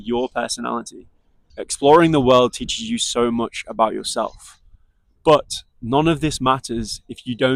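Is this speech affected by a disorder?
No.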